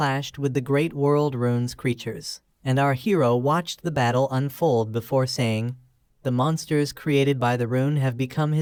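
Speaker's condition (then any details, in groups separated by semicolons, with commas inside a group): No condition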